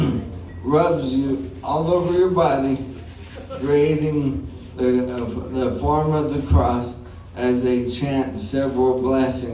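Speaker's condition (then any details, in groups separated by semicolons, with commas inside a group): ALS; diagnosed four years ago; some speech trouble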